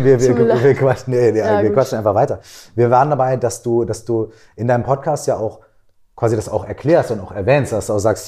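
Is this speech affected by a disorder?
No.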